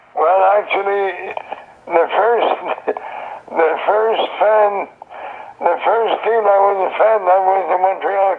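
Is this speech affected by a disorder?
Yes: throat cancer; survivor.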